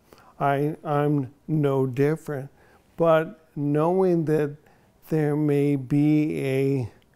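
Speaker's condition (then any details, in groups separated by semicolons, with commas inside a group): ALS; onset in one foot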